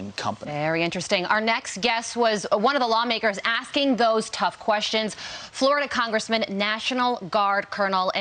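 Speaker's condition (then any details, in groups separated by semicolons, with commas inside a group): No condition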